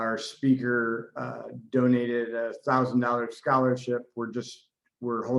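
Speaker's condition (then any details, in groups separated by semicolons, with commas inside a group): No condition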